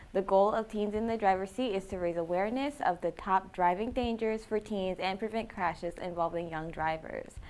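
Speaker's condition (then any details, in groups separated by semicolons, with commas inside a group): No condition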